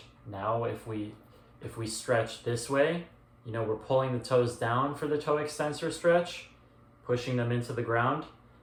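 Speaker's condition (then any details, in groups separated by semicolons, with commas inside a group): No condition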